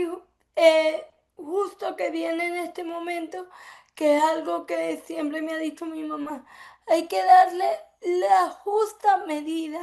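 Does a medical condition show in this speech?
Yes: cerebral palsy; from birth; affects speech.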